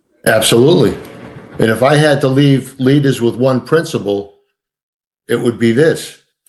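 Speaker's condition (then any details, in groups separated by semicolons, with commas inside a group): No condition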